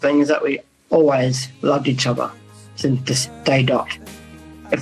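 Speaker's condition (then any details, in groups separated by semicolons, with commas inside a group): Down syndrome; present since infancy, now 36 years old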